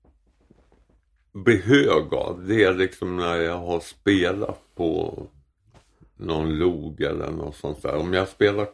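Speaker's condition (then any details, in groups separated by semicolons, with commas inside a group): Tongue cancer; later received teeth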